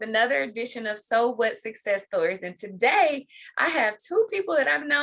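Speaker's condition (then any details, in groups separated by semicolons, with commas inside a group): No condition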